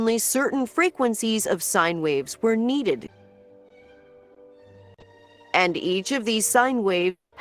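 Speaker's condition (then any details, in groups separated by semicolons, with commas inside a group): No condition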